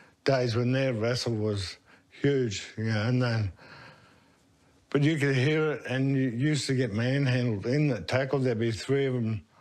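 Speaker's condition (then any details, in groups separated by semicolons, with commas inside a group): Motor neurone disease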